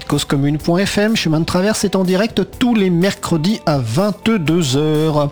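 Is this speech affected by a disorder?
No.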